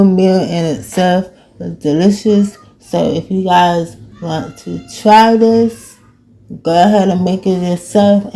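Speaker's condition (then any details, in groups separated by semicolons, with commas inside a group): Cerebral palsy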